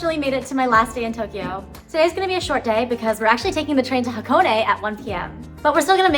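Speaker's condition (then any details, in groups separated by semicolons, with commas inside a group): No condition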